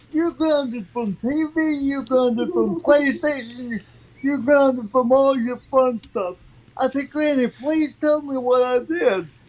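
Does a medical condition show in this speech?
Yes: cerebral palsy; from birth.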